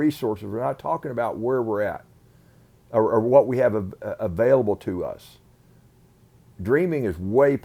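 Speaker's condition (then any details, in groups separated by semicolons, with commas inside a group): No condition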